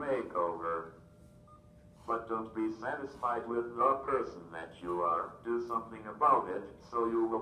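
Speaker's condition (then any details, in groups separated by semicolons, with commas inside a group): Cerebral palsy, athetoid; could not communicate everything, worked with speech therapist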